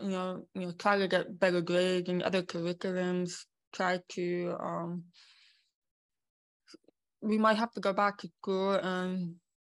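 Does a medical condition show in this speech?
Yes: born deaf; congenital deafness.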